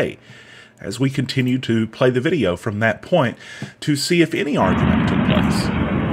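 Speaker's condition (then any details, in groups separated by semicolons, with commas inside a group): No condition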